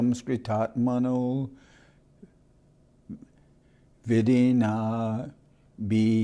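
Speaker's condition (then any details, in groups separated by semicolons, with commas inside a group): No condition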